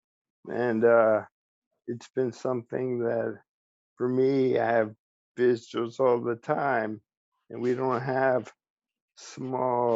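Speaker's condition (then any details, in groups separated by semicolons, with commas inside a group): ALS; speech still preserved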